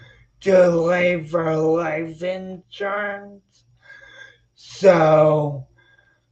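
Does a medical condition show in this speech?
Yes: spinocerebellar ataxia; progressive.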